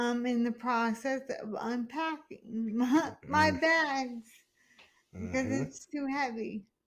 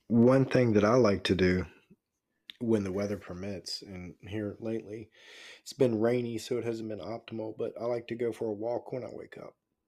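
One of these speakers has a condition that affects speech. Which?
The first: hemiplegic cerebral palsy; hemiplegic, one side affected, birth asphyxia and stroke.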